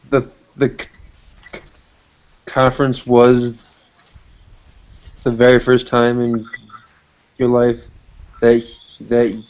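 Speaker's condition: Stuttering; stuttering since earliest memory; repeated sounds, repeated words

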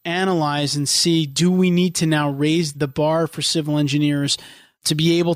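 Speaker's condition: No condition

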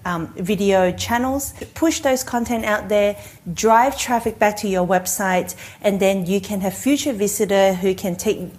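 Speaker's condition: No condition

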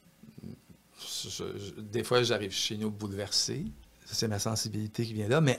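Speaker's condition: Stuttering; hereditary stuttering since before birth, grandparents and uncles stuttered on both sides, not from mother's death; stuttering barely noticeable, microphone helps him feel at ease; tongue slips, exaggerates words, little stuttering heard; prolonged sounds

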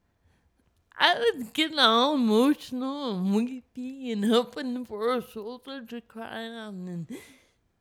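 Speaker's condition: Cerebral palsy; wiggles a lot, falls at times

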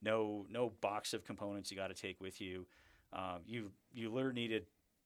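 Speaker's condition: No condition

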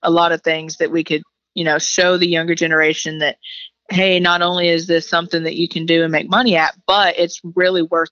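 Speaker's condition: No condition

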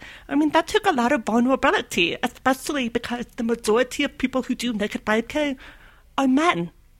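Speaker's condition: Deafness; severe to profound left ear

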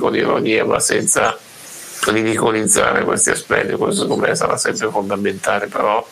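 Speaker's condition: Duchenne muscular dystrophy; also during daytime

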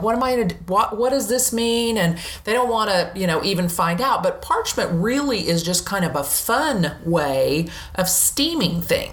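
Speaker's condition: No condition

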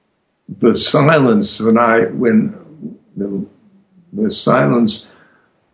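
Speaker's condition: Aphasia after stroke; words come out slowly, long silences, slow to answer, hard to weave complex stories

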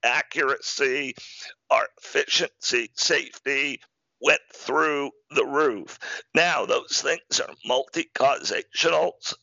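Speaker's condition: Spasmodic dysphonia; voice sounds a bit unique but fully understandable

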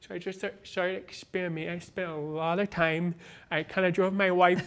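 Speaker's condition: Born deaf, cochlear implant, congenital; taught American Sign Language

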